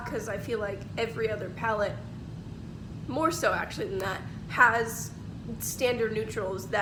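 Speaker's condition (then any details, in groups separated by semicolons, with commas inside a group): No condition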